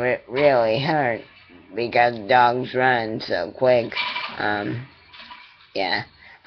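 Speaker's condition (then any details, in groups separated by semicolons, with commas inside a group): Cerebral palsy; attending therapy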